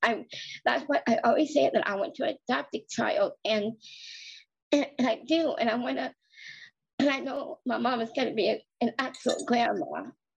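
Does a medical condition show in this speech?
Yes: Down syndrome; flat feet.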